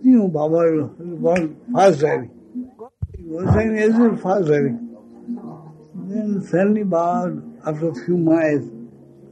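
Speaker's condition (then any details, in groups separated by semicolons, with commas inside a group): Speech loss after head injury; speech feels heavy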